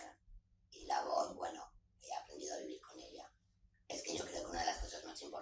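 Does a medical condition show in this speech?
Yes: total laryngectomy.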